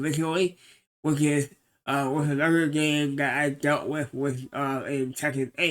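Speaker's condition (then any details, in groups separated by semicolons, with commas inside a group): Cerebral palsy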